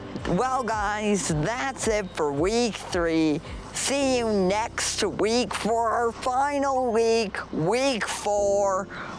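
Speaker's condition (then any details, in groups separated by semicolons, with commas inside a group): Cerebral palsy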